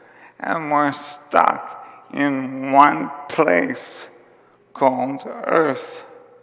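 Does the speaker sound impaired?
Yes: ALS; onset with tiredness and clumsiness.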